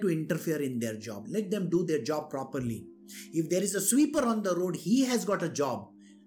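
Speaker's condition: No condition

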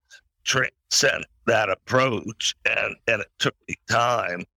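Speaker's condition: Spasmodic dysphonia; good bit of voice recovered, talking no longer bothersome

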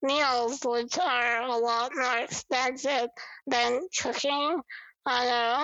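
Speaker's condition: Spinal muscular atrophy; lifelong

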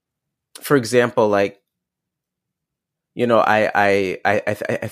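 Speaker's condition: Stuttering; hereditary stutter inherited from mother, since childhood, long felt trapped and despairing about speech; stutters on own name, e.g. when giving name at restaurants or coffee shops; repeated words, blocks

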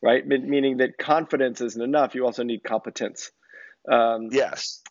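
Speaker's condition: No condition

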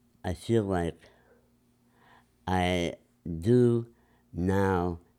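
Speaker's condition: Enlarged tongue from vascular growth; vascular malformation of face and mouth, lower lip and lower mouth removed, tongue and throat surgeries, heavy radiation; malformation growing over years, 2 or 3 laser treatments to tongue and face, regrowth after months; harder swallowing, speech affected

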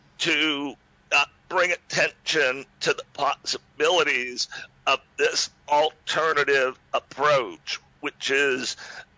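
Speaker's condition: Spasmodic dysphonia; rare acquired neurological voice disorder; about 10 years since onset; voice weakened, voice lost at onset, onset described as very painful

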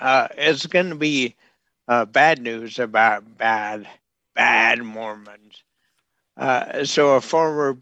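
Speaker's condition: Bulbar onset ALS; bulbar onset Lou Gehrig's disease, neurological, affects nerves and muscles, mouth, nose, throat first, then hands; progressing, hands slow, walking and running harder, outwardly looks unaffected; severely impaired, very slow, likened to elderly drunk man, calls self unable to talk

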